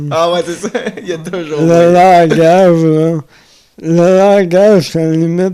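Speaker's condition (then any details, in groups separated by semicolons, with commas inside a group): Amyotrophic lateral sclerosis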